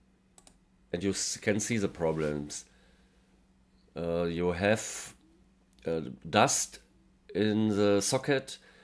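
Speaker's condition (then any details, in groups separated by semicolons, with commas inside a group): No condition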